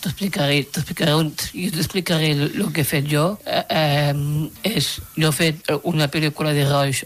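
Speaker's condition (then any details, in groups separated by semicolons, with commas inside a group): Down syndrome; trisomy 21, genetic, three copies of chromosome 21, intellectual disability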